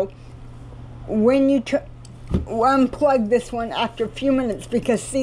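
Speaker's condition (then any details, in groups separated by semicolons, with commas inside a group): Cerebral palsy; cannot walk, crawls to get around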